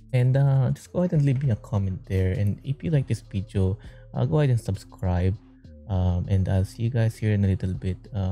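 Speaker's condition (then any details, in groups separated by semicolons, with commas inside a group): No condition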